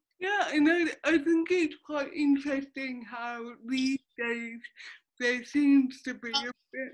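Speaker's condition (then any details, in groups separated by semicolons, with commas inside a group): Cerebral palsy; affects speech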